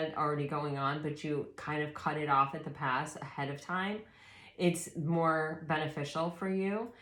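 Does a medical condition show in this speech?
No.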